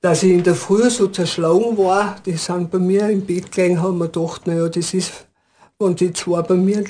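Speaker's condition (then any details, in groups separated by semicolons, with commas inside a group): Parkinson's disease; diagnosed at age 45, brain tumour then multiple sclerosis first suspected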